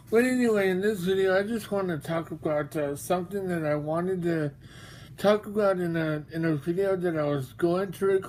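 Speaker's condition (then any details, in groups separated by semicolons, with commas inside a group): Mobius syndrome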